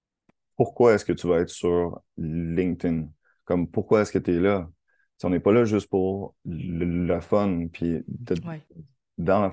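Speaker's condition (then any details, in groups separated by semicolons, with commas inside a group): Stuttering; lives with stuttering, speech blocks at times; warns listeners speech may block during recording; attributed by speaker to capricious vocal cords; repeated sounds, prolonged sounds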